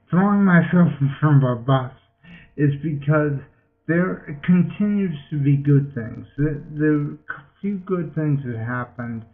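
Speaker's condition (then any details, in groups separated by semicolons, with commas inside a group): Multiple sclerosis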